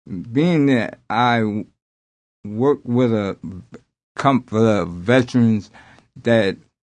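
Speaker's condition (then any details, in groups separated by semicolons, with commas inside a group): Aphasia after strokes; aphasia caused by multiple strokes; stuttering after strokes, had to repeat everything, impediment not heard when singing, less noticeable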